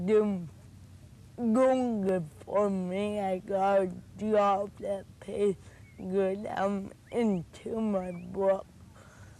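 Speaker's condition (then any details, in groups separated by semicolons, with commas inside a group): Cerebral palsy; speech improved over past year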